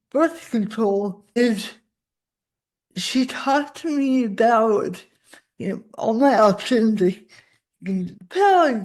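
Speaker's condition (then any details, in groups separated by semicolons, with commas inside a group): Cerebral palsy; spasticity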